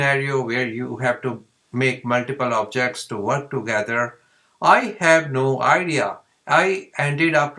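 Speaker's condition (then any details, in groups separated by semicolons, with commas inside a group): No condition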